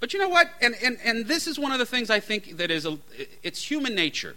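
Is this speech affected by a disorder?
No.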